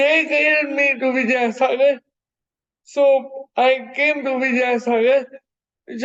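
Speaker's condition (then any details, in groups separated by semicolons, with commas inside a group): Cerebral palsy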